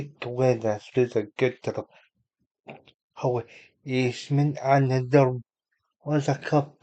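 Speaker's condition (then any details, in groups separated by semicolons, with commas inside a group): Cerebral palsy; unable to walk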